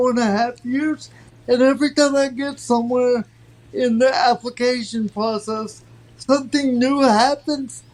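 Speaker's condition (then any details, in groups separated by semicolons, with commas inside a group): Cerebral palsy; from birth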